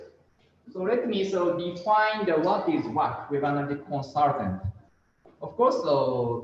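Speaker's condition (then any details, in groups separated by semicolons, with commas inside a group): No condition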